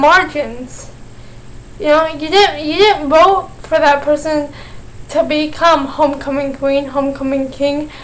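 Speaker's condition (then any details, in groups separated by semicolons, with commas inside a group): Cerebral palsy, mild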